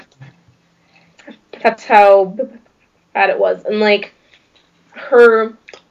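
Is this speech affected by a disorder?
Yes: stuttering; stuttering since about age 3, father also stutters; age 16, 13 years since onset, ineffective school therapy, now stuttering-trained professional, friends support group conventions; here repeated sounds, blocks.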